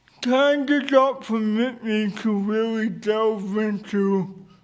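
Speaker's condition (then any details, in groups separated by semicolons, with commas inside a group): Cerebral palsy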